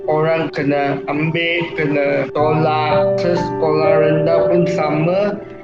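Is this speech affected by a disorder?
Yes: cerebral palsy; from birth, one arm and leg weak, cannot walk; pushed or carried.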